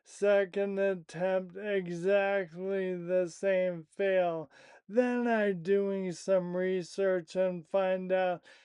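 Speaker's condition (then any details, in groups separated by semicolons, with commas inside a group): Primary lateral sclerosis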